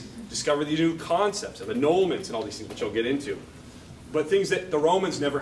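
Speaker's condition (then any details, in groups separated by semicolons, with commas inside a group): No condition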